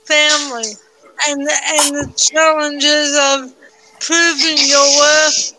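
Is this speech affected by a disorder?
Yes: cerebral palsy.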